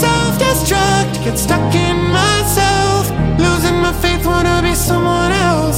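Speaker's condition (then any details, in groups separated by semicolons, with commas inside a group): No condition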